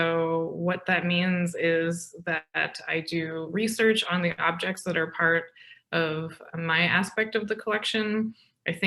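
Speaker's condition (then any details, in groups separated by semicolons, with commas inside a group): No condition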